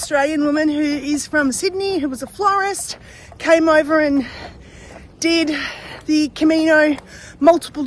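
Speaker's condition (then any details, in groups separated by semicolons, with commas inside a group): No condition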